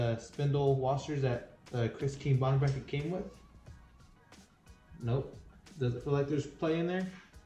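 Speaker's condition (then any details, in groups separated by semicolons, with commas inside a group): No condition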